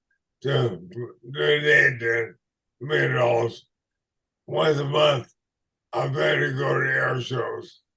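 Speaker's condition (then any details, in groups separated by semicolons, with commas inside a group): ALS/MND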